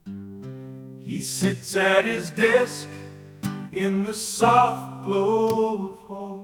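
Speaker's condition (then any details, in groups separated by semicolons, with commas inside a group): No condition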